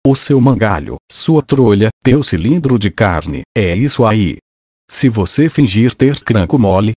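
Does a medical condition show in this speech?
No.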